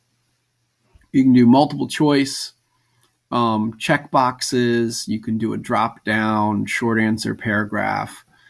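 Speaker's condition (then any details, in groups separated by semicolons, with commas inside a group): No condition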